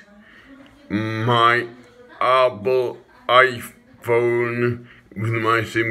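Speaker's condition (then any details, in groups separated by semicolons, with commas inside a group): Acquired brain injury, ataxia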